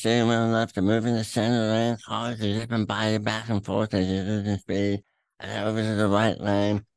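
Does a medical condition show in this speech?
Yes: throat cancer, tumor through tongue, attached to epiglottis; throat cancer three times, radiation with molded mask, chemo, checkups at Erlanger Medical Center Chattanooga; voice affected by cancer, eating issues from tongue tumor, still talks at length.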